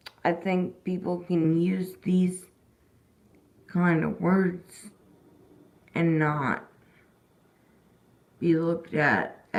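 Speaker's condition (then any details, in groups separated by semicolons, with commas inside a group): Disability causing slurred speech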